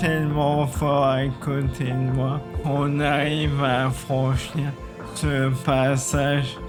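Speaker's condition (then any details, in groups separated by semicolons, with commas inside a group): ALS (maladie de Charcot)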